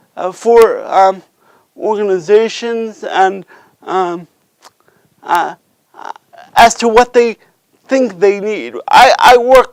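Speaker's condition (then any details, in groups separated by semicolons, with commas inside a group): Cerebral palsy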